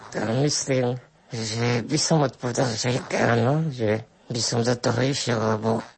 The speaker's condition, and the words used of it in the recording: Spinal muscular atrophy. Nemohli by ste hýbať končatinami, dýchať a hovoriť by vám umožňoval prístroj a bez pomoci druhého človeka by ste v podstate nemohli existovať.